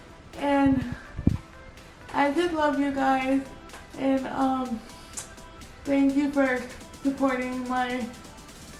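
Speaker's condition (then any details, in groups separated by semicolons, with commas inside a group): Cerebral palsy; spastic quadriplegic, birth complications, wheelchair, baclofen pump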